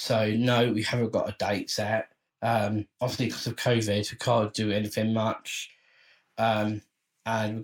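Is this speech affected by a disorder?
Yes: Down syndrome.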